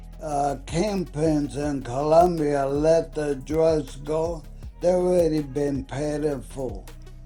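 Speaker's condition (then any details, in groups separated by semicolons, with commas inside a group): ALS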